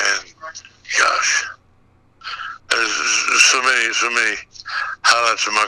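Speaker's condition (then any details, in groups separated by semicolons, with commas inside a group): Parkinson's; brain surgery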